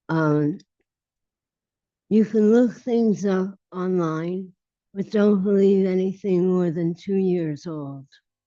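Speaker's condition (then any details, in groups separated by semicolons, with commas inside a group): Oral cancer surgery; adenoid cystic carcinoma, oral surgery, removable obturator; seven months post radiation and chemo, limited mouth opening; mouth opening shrank, careful drinking and speaking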